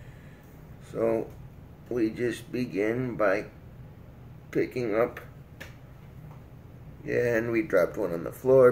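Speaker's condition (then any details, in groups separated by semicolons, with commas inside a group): Cerebral palsy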